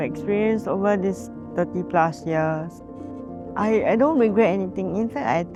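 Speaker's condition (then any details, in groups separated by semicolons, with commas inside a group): Cerebral palsy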